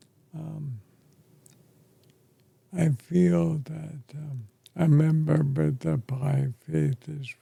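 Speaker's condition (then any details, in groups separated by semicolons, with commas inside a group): ALS; affects chest and throat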